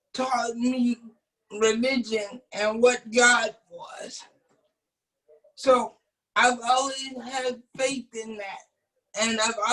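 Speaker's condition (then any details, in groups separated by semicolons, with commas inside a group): Cerebral palsy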